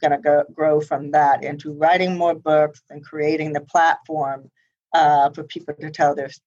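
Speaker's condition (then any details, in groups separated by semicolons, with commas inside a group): Profound hearing loss, congenital, high-frequency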